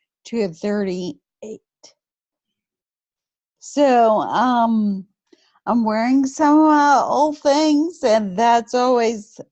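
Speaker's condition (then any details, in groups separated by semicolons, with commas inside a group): Friedreich's ataxia; metabolic component, likened to MS combined with ALS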